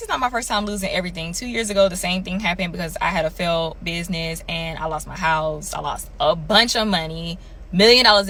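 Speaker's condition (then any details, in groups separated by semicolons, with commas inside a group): No condition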